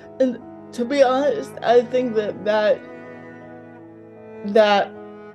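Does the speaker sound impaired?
Yes: cerebral palsy, mild; mouth affected.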